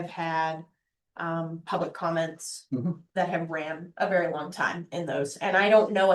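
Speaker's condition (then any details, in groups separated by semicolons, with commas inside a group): No condition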